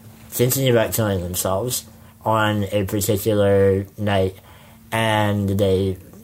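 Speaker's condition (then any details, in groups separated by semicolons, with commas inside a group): Spinal muscular atrophy; congenital, wheelchair for most of life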